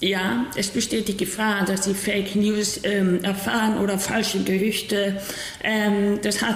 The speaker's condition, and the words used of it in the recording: Deafness. Meine Sprachen sind halt eine Aussprache, sowohl Deutsch- und Gebärdensprache.